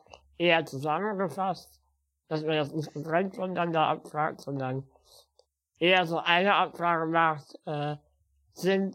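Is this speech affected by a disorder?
Yes: spinal muscular atrophy; physical disability.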